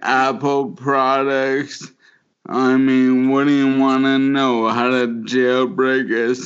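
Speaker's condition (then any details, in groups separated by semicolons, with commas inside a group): Motor neuron disease; can no longer dance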